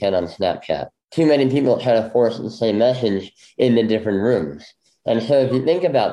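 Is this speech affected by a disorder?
Yes: bilateral cleft lip; congenital bilateral.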